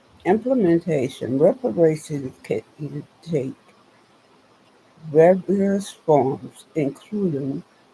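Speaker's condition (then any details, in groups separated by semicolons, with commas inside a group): Spinal neurosarcoidosis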